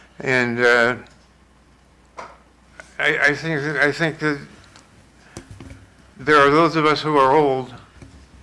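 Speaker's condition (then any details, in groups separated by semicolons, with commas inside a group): Parkinson's; severe, shaking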